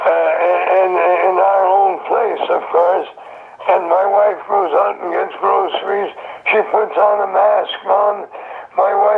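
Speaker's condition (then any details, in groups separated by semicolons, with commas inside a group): Throat cancer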